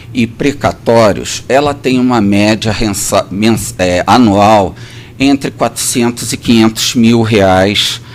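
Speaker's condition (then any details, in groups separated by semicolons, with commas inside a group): No condition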